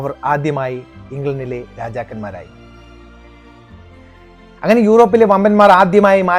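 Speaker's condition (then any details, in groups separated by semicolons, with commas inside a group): No condition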